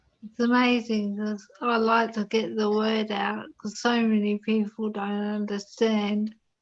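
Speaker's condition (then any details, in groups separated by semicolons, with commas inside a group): Multiple system atrophy; diagnosed with Parkinson's 7 years ago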